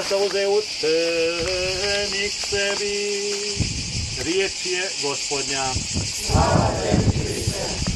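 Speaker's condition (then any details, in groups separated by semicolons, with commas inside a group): No condition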